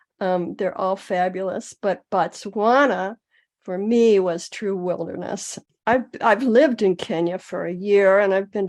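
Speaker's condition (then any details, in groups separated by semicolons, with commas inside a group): No condition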